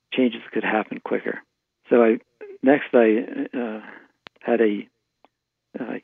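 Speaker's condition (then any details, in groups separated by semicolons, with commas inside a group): Parkinson's disease; right hand tremor at onset, slack face, practices smiling, suspected cause fertilizer fumes, Magic Marker xylene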